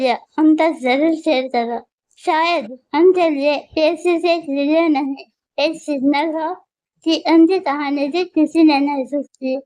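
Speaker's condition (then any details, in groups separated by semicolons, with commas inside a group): Muscular dystrophy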